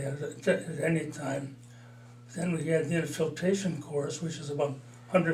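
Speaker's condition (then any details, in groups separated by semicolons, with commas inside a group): Parkinson's disease; mild, about four years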